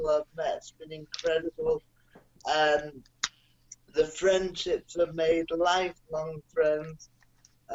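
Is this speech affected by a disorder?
Yes: cerebral palsy; non-progressive.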